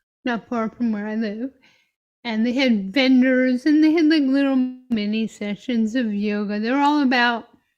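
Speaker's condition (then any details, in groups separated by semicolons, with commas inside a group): Myotonic dystrophy; progressive muscular disease affecting mobility; weaker, low energy, changing mobility, acupuncture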